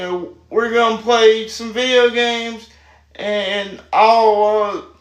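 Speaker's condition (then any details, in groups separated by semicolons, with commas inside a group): Spastic quadriplegic cerebral palsy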